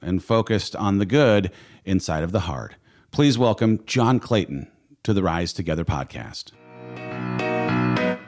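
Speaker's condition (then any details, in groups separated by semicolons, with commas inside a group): No condition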